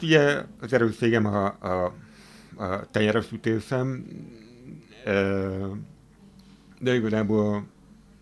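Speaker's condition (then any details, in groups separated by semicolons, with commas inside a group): Hearing impairment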